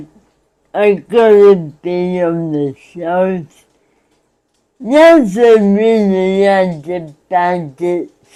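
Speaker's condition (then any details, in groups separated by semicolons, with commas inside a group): Cerebral palsy; spastic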